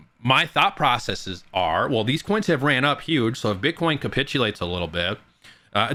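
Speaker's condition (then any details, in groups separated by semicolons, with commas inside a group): No condition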